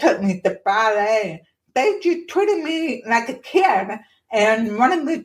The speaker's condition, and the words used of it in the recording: Deafness. I have an accent. I know a deaf accent, but she doesn't have one because she apparently did hardcore more speech therapy than I did.